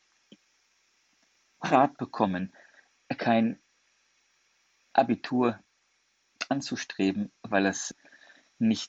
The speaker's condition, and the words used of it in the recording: Stuttering. Er arbeitet in einem sprechintensiven Beruf, hält Vorlesungen, gibt Seminare und er stottert.